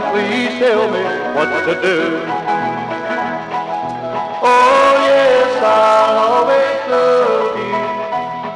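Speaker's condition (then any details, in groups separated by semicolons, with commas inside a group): No condition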